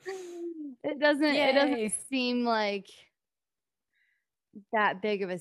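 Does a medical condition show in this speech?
No.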